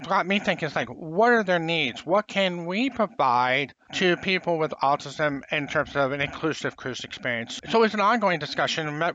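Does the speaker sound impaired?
Yes: profound hearing loss, congenital.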